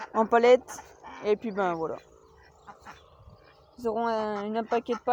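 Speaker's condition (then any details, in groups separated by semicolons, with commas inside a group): No condition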